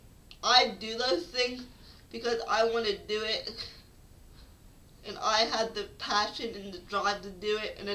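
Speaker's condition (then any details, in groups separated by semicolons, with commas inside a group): Cerebral palsy; affects speech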